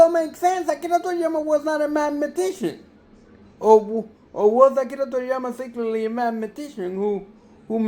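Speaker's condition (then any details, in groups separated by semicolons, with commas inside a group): Cerebral palsy; difficulty maintaining balance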